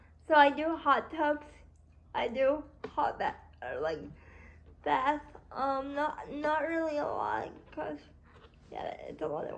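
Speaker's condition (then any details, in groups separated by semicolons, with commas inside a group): Cerebral palsy; spastic quadriplegia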